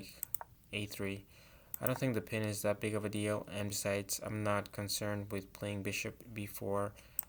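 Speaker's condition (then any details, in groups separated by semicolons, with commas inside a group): No condition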